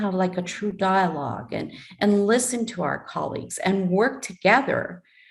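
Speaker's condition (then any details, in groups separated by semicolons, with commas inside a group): No condition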